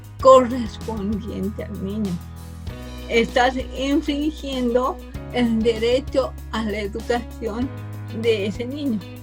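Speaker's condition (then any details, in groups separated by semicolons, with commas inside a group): Cerebral palsy from birth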